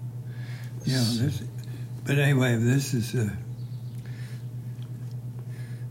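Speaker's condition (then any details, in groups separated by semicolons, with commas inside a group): Parkinson's; severe, says unable to move anything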